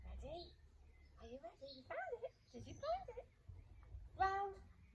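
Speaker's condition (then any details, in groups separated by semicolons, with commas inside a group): No condition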